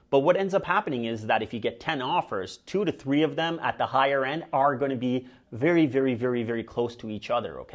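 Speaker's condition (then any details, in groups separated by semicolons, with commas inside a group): No condition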